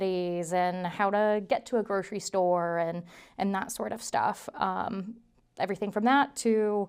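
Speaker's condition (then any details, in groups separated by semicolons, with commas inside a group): No condition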